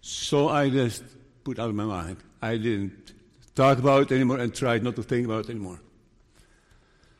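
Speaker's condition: Parkinson's disease; diagnosed 5 years ago

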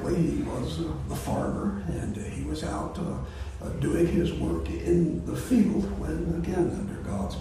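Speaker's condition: Voice disorder; not contagious

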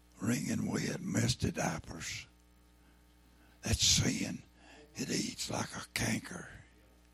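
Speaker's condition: Throat cancer, lost vocal cord

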